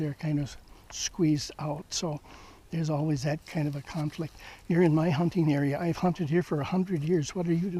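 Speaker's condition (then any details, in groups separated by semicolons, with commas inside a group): No condition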